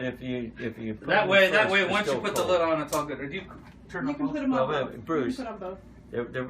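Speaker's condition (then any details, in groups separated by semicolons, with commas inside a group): No condition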